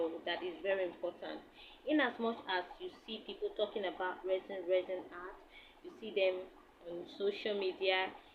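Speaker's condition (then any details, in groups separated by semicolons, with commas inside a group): No condition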